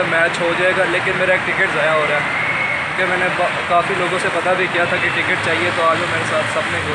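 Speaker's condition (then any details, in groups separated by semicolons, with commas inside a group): No condition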